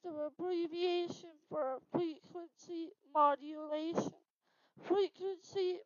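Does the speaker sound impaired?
Yes: hearing loss with cochlear implants; FM systems in elementary and high school, neck loop receiver about one school year in elementary; uses cochlear implants, FM system set up with audiologist and implant center.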